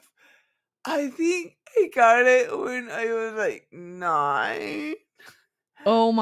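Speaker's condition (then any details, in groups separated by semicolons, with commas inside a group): Cerebral palsy; from birth, affects walking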